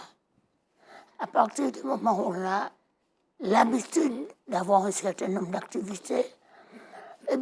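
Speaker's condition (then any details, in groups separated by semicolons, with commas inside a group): Total laryngectomy; laryngectomy after earlier illness; after surgery; voice audibly altered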